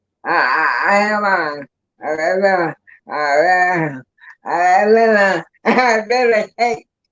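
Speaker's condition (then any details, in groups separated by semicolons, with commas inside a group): ALS; answers relayed by another speaker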